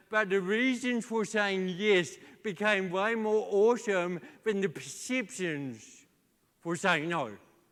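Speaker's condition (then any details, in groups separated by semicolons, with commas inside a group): Cerebral palsy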